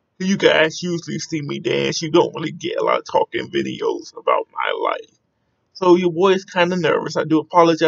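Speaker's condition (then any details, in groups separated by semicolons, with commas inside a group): Cerebral palsy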